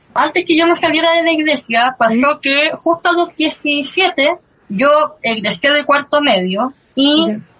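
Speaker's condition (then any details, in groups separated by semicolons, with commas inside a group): Cleft lip and palate; since early childhood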